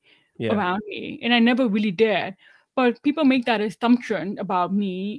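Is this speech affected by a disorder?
Yes: deafness, severe; about 99% hearing loss, lifelong hearing aid use, no cochlear implant; wears hearing aids, relies heavily on lip reading, does not sign, not fluent in ASL.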